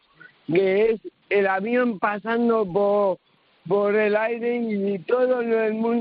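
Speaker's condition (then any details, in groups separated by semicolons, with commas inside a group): Cerebral palsy; early intervention from infancy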